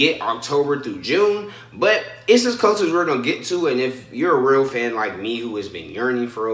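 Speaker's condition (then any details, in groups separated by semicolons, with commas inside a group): No condition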